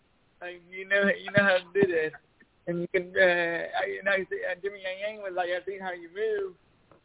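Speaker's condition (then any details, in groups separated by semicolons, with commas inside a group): Cerebral palsy; past challenges speaking up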